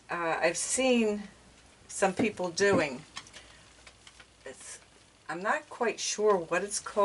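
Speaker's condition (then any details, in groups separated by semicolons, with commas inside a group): No condition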